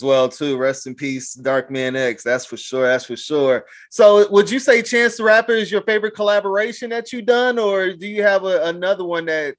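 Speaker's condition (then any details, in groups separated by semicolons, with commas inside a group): No condition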